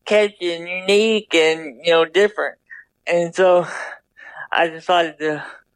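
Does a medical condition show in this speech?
Yes: double hemiplegia cerebral palsy; left brain involvement.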